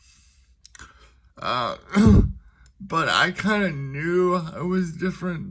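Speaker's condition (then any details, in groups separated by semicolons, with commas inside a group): Cerebral palsy; affects fingers and toes; speaks slower at times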